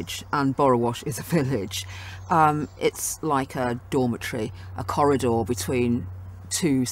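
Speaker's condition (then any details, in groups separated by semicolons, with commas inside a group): No condition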